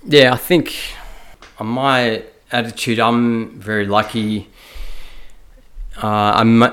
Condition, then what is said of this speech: Aphasia. And I guess I have ongoing issues, uh, e.g., my speech aphasia,